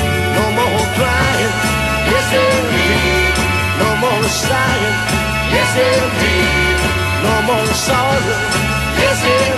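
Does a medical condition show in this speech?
No.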